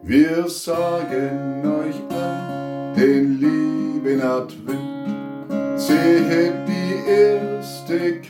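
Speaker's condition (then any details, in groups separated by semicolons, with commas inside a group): No condition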